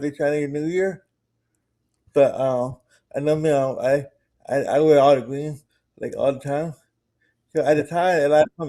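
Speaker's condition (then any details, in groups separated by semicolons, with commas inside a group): Cerebral palsy; present from birth, muscles do not work properly; lifelong condition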